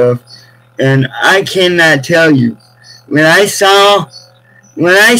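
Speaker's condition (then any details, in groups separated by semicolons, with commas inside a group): Cerebral palsy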